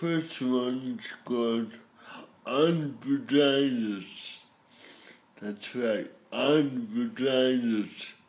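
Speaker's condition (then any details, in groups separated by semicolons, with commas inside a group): Cerebral palsy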